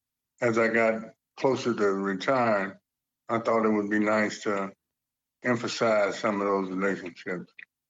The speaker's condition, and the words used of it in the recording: Parkinson's disease. I got Parkinson's, so I kind of stutter a little bit.